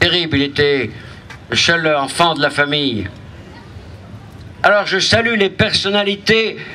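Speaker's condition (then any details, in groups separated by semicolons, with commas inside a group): No condition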